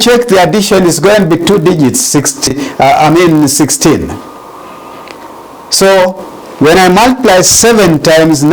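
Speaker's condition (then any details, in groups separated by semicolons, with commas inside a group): No condition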